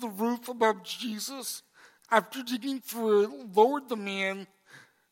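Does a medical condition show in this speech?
Yes: cerebral palsy; congenital.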